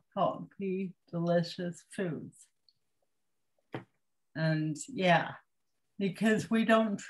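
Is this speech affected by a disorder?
Yes: cerebral palsy.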